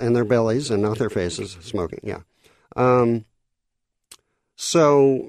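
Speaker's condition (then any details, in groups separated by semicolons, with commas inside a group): Cleft lip and palate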